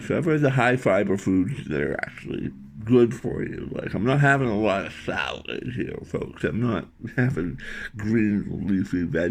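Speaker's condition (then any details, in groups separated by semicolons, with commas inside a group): Tongue cancer surgery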